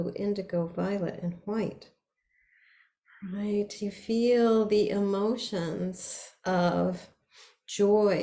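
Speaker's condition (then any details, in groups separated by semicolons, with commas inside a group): No condition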